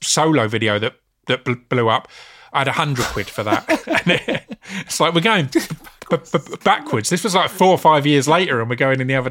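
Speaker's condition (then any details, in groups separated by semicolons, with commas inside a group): Stammer; stutter, unnoticed during rapping and spoken word years, noticed with radio show and podcast, works with STAMMA; says stammer spoils acting self-tapes once speaking; repeated sounds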